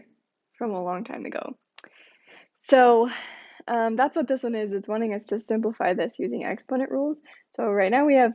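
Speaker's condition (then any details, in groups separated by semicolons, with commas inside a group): No condition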